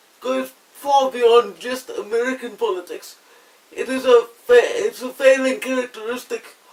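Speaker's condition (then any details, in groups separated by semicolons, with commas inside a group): Quadriplegic cerebral palsy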